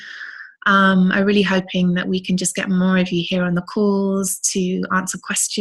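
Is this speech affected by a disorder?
No.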